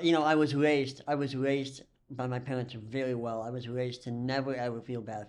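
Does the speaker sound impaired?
Yes: cleft lip and palate; congenital cleft lip and palate, cause unknown, missing muscles, dental problems, 40+ surgeries incl. multiple jaw; nut bar (likely Nuss bar) currently placed in chest, latest surgery.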